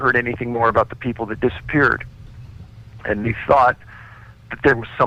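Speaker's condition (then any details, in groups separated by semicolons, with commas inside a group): No condition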